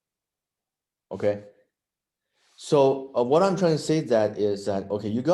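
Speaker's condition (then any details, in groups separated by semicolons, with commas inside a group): No condition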